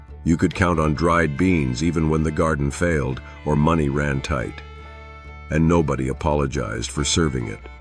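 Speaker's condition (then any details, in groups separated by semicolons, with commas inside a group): No condition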